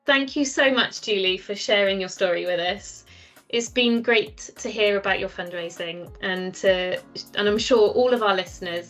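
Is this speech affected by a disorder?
No.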